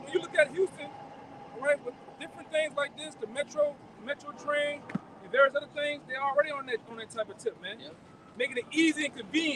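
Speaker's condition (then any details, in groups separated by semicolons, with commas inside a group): No condition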